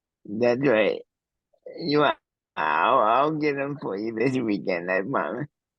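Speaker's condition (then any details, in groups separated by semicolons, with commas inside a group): Cerebral palsy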